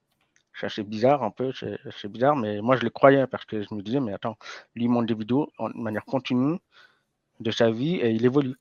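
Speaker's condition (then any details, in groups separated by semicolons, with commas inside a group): Hearing impairment from birth; congenital hearing loss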